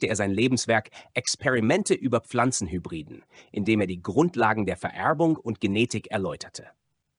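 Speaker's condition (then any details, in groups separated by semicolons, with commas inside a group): No condition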